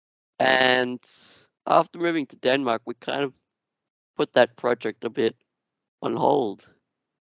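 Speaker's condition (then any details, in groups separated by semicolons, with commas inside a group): Duchenne muscular dystrophy; genetic, progressive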